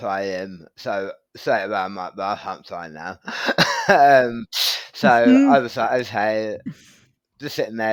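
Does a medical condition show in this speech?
Yes: tongue cancer surgery.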